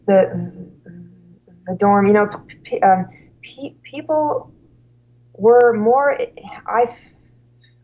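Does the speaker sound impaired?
Yes: stuttering; severe stuttering at college start, fluency temporarily improved by drinking alcohol, works as school slp; stutters openly, cannot hide it, discloses stuttering to parents, feels in control; noticeable stuttering that cannot be hidden, more fluent when drinking then; here repeated sounds, prolonged sounds.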